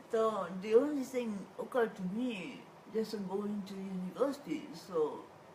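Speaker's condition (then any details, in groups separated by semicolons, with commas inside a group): Cerebral palsy; whole body affected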